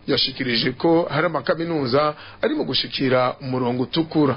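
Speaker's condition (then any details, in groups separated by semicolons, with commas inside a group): No condition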